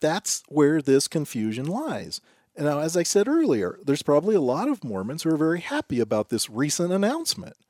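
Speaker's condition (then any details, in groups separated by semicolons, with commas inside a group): No condition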